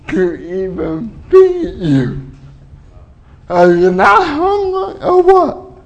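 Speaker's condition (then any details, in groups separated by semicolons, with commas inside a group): Cerebral palsy; 15 minutes without breathing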